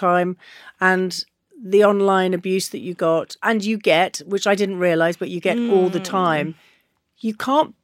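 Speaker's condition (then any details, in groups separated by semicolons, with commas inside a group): No condition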